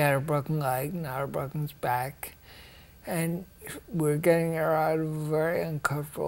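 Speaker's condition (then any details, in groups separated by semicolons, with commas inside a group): Ataxia; rare, progressive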